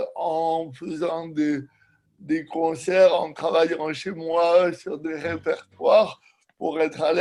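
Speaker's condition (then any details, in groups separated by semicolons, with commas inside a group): Cerebral palsy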